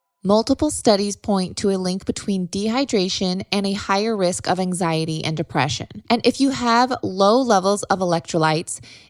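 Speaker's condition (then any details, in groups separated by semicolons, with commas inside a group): No condition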